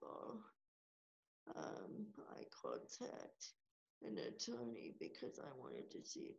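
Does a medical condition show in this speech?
Yes: cerebral palsy; from birth, fever after birth, moved to Stillwater Oklahoma, diagnosed soon after, hip surgery around 11.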